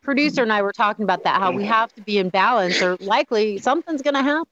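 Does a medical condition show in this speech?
No.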